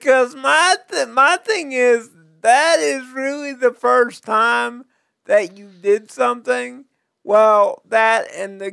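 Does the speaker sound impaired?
Yes: cerebral palsy; difficulty typing.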